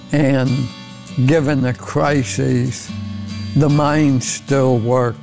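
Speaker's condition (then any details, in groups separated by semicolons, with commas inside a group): ALS; progressive ALS, diagnosed over 11 years ago, initial prognosis 2 to 5 years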